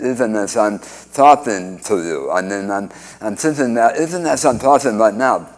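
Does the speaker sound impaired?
Yes: speech impediment after cancer surgery; incurable recurrent cancer in mouth floor and tongue, chemotherapy, radiation, failed immunotherapy at Dana-Farber, antibody drug.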